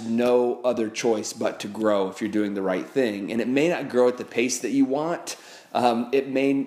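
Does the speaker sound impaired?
No.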